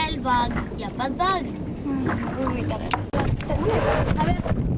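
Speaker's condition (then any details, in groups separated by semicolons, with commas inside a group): No condition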